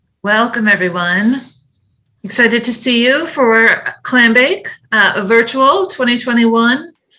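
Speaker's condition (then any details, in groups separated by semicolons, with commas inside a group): No condition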